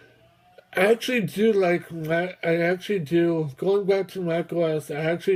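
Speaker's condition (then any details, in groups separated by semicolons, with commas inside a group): Mobius syndrome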